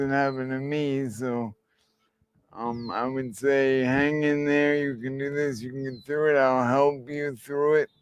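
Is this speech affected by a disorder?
Yes: traumatic brain injury.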